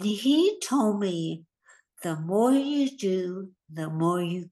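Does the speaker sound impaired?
Yes: hemorrhagic stroke; hard getting words out quickly.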